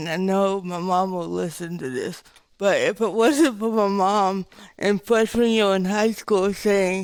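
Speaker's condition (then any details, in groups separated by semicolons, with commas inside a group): Cerebral palsy; with developmental disabilities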